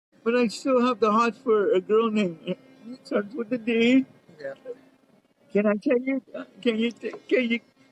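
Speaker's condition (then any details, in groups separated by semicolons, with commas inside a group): Cerebral palsy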